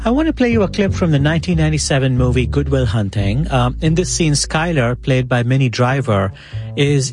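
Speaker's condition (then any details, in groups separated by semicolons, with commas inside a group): No condition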